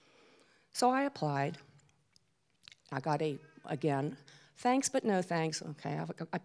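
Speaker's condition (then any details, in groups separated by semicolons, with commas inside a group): No condition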